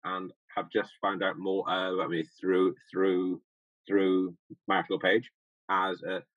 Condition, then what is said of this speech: Stuttering. But it's still there to a point, and there's still quite a few cases where I do stutter.